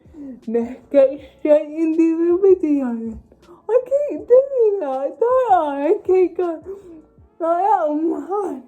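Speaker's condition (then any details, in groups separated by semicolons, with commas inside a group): Cerebral palsy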